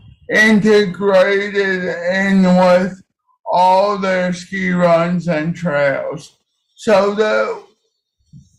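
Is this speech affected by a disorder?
Yes: cerebral palsy.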